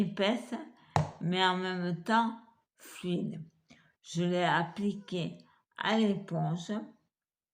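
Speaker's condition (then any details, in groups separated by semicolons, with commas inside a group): Multiple sclerosis; wheelchair, hand difficulties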